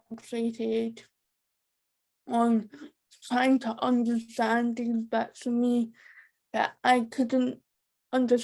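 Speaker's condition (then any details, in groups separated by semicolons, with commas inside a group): Cerebral palsy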